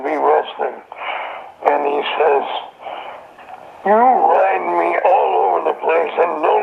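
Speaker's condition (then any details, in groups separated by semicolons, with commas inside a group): Throat cancer; survivor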